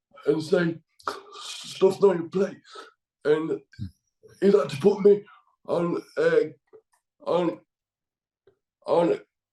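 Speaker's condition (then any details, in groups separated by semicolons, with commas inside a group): Cerebral palsy; left side affected, weak left arm, cannot walk, from birth; needs daily support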